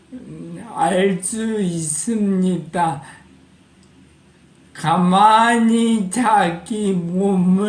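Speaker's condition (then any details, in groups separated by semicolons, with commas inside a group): Parkinson's disease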